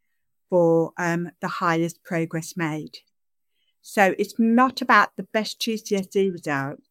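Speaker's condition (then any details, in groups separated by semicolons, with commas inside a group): Deafness; sign-supported English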